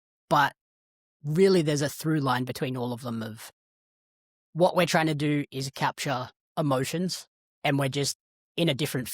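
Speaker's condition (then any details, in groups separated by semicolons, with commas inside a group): No condition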